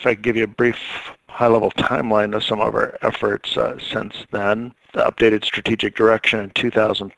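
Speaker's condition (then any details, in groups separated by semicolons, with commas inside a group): No condition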